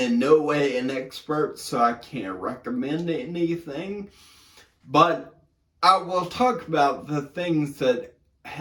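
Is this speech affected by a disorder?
Yes: brain injury.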